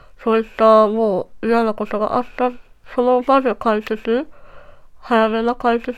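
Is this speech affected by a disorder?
Yes: Treacher Collins syndrome, cleft palate; may be hard to understand due to cleft palate.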